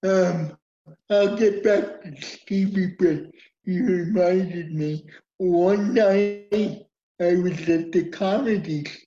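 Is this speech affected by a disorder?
Yes: cerebral palsy; uses wheelchair.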